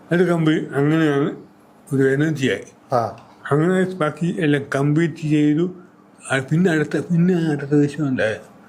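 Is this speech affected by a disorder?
Yes: cerebral palsy.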